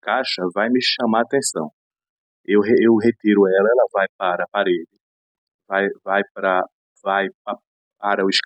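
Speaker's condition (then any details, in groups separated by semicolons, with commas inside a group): Stuttering; speech disfluency; mild today, says speech is fairly good today; stutters a little, pauses on syllables, speech cuts out briefly, needs time to speak; repeated sounds, repeated words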